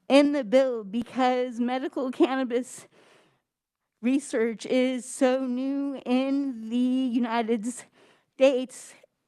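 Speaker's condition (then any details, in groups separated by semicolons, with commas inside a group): Cerebral palsy; likely stroke at premature birth, spasticity, general tightness; treated with cannabis for symptoms, medication worn off; stutters, clearer when medicated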